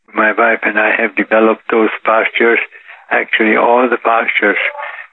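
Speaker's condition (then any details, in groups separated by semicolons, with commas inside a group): Parkinson's disease; symptoms reportedly undetectable by others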